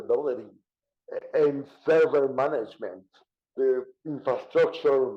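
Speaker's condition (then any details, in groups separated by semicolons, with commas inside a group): Cerebral palsy; diagnosed in childhood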